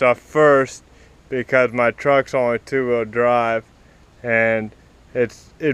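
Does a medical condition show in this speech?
Yes: cerebral palsy.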